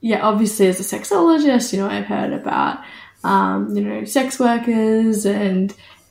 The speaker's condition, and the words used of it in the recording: None; typical speech.